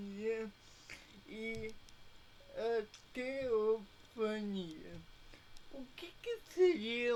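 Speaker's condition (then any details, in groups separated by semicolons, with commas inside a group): Paralysis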